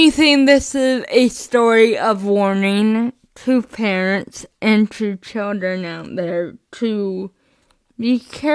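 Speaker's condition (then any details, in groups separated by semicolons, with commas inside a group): Spastic cerebral palsy, mixed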